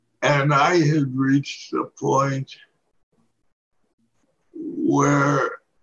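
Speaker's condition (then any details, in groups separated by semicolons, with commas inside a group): Parkinson's disease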